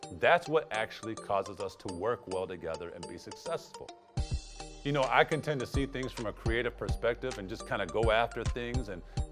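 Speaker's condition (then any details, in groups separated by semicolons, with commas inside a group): No condition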